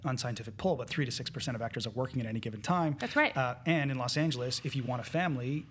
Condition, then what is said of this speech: No condition.